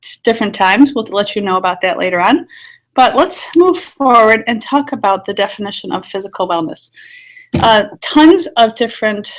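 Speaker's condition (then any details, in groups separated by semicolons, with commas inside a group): No condition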